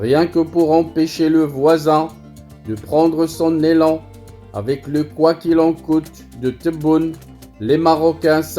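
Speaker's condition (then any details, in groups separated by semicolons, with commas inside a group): No condition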